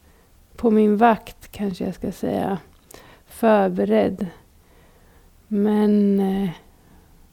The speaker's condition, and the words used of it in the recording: None; typical speech.